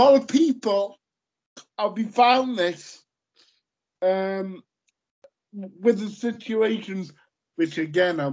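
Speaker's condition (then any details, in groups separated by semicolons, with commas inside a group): Cerebral palsy; lifelong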